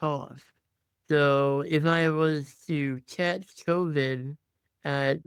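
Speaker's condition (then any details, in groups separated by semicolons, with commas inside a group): Muscular dystrophy; cannot exhale all CO2, breathes through tracheostomy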